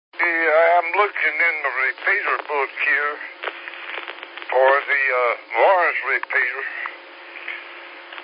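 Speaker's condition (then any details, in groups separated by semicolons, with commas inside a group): Slurred speech; stroke 3 years ago, takes 17 different medications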